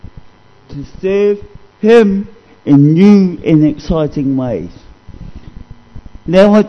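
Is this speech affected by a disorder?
Yes: cerebral palsy; discovered at age 2.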